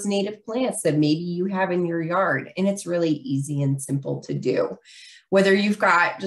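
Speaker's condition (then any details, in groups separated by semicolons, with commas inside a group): No condition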